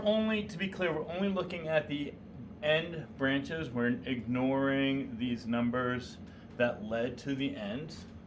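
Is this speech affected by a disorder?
No.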